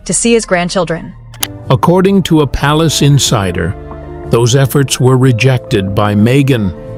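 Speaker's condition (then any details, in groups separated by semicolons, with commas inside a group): No condition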